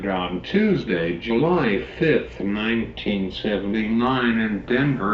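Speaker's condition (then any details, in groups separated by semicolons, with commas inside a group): Cerebral palsy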